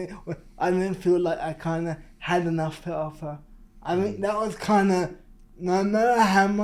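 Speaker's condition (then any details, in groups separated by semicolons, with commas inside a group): Cerebral palsy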